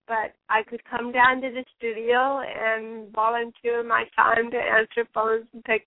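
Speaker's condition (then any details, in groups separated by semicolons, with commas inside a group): Cerebral palsy; lifelong, since birth, car ran onto parents' lawn when mother six months pregnant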